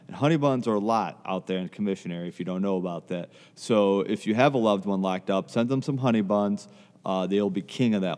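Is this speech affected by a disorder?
No.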